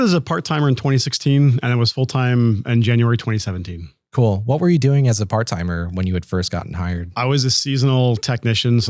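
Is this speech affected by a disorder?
No.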